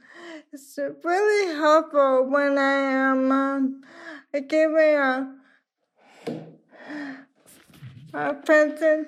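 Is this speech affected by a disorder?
Yes: ALS; ALS diagnosed 7 years ago, onset tripping over toes in triathlon, walks with walker; uses Project Euphonia live captioning of speech on phone during presentations; difficulty speaking, swallowing, mostly understood, pronouncing and projecting words harder when tired or in loud places.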